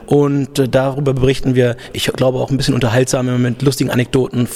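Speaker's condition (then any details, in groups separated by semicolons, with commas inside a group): No condition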